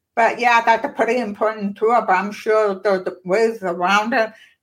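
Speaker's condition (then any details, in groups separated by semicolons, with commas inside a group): Profound deafness, born profoundly deaf, cochlear implant; other ear unaided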